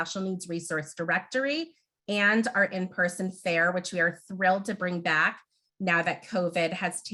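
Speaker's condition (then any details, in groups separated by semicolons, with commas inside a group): No condition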